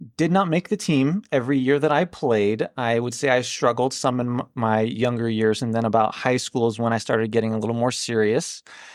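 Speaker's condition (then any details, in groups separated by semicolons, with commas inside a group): No condition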